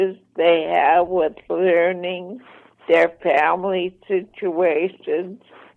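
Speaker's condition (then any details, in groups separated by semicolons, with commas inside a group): ALS, mild; voice slightly impaired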